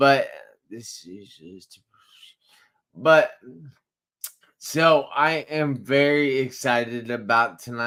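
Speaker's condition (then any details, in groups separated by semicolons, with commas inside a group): Traumatic brain injury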